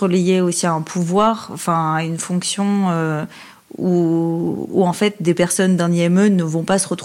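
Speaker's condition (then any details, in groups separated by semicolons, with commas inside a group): No condition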